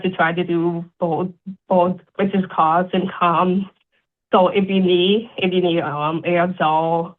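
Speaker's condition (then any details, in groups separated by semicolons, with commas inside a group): No condition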